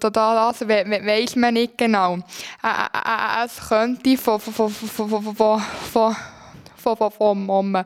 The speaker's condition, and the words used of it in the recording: Stuttering. Es ist ganz normal für mich, dass ich stottere.